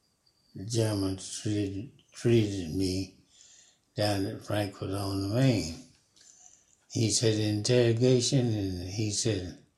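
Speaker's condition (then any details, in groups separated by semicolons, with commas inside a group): Parkinson's; about 5 years since onset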